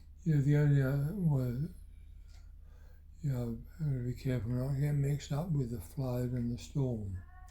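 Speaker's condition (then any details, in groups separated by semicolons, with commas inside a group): Parkinson's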